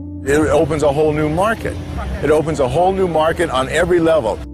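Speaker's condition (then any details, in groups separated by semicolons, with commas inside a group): No condition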